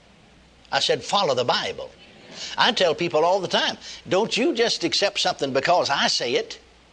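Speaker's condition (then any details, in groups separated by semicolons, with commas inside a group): No condition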